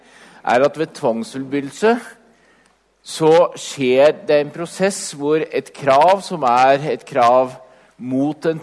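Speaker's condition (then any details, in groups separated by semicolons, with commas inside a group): No condition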